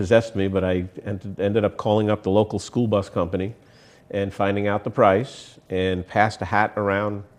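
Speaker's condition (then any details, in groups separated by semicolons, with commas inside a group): No condition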